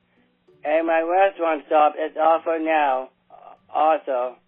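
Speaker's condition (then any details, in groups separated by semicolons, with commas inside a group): Down syndrome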